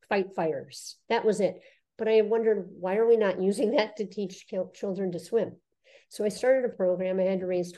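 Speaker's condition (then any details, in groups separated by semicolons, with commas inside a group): Cleft lip and palate; congenital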